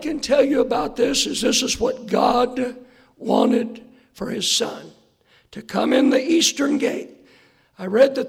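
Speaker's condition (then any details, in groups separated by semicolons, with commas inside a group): Hoarseness after vocal cord surgery; hard for listeners to hear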